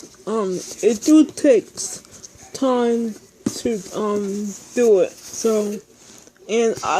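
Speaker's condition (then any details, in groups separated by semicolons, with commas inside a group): Speech impairment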